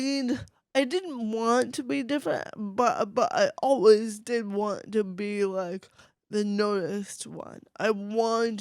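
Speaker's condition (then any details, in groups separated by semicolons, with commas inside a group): Cerebral palsy; very mild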